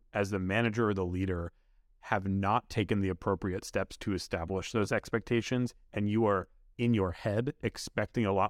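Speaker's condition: No condition

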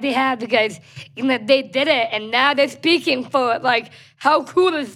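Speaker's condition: Down syndrome

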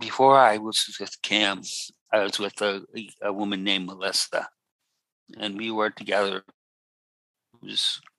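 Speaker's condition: Expressive aphasia; can still play cello, paint and write

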